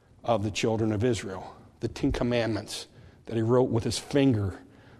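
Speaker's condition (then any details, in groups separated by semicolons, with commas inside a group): No condition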